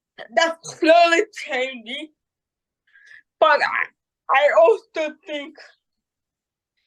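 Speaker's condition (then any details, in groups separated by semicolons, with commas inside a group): Cerebral palsy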